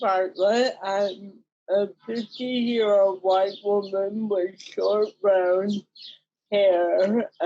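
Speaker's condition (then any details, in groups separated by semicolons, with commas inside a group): Cerebral palsy; mild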